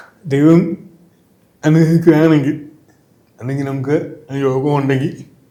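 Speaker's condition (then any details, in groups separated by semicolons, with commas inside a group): Cerebral palsy; from birth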